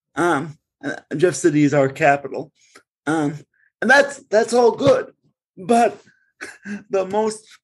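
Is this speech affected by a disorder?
Yes: cerebral palsy; congenital cerebral palsy, since birth, born in Bridgeport.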